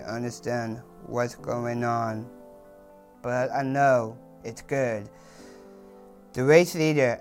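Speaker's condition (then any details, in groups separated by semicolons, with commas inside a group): Down syndrome, trisomy 21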